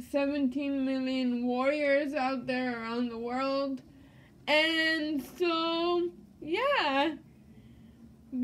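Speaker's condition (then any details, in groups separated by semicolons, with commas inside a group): Cerebral palsy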